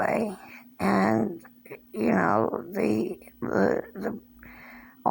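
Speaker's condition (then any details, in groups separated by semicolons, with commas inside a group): Cerebral palsy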